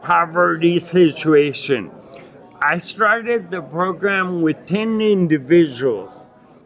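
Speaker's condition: Acquired ataxia with dysarthria, acquired; Lance-Adams syndrome; chest heaviness when speaking

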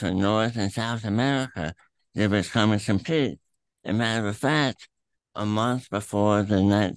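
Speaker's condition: Throat cancer; inoperable

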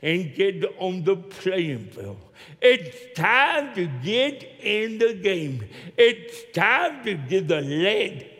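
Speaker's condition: Cerebral palsy; Arkansas

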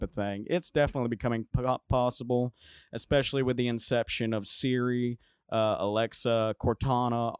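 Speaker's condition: No condition

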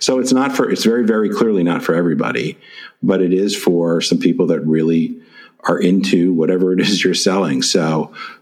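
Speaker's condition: No condition

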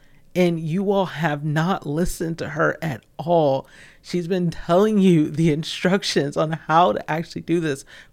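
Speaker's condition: No condition

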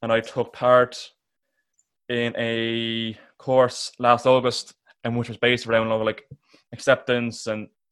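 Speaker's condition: Stuttering; both parents stutter, about 7 years speech therapy with about 10 therapists, none worked; fluency-technique therapy with reading, games failed, later helpful course led by Yuri; less than half as severe around people who stutter, much worse with fluent speakers; repeated sounds

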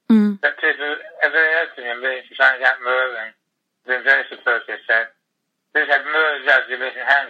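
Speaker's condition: Tongue cancer, glossectomy, most of tongue removed; speech harder and harder after tongue removal, very slow

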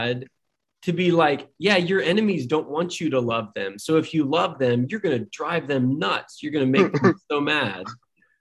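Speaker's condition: No condition

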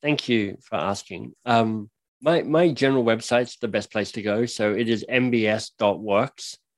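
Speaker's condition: Cleft lip and palate; speech impediment

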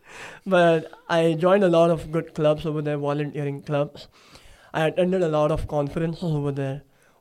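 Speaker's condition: Cleft palate; speech sounds different

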